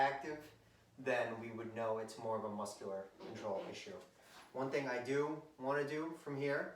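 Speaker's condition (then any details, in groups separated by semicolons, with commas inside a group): No condition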